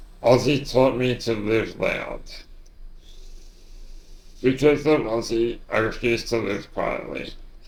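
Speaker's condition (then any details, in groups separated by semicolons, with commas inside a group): Duchenne muscular dystrophy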